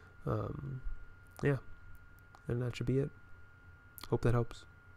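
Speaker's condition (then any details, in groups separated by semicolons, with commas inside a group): No condition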